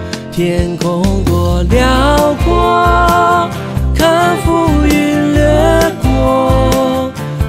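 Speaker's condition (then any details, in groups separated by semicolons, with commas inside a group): No condition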